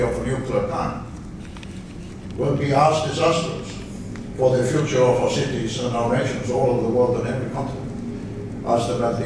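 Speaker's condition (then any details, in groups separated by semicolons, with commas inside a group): No condition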